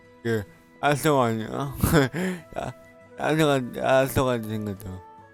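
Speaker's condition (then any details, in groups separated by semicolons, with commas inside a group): Brain lesion disability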